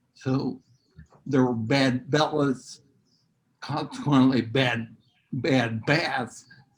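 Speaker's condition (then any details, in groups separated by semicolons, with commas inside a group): Neurological disease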